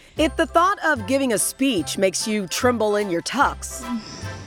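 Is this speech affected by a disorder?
No.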